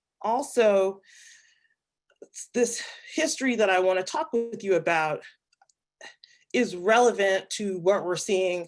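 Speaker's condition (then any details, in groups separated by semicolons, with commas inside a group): No condition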